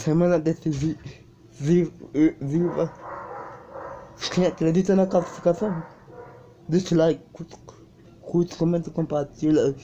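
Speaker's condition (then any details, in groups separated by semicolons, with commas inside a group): Cerebral palsy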